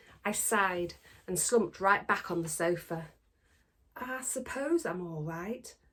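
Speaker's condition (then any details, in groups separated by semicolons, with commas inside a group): No condition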